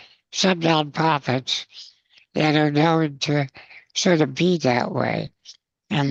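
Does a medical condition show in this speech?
Yes: spinal muscular atrophy, congenital.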